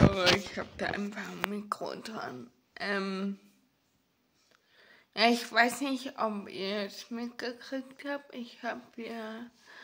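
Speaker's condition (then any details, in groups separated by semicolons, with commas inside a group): Ataxia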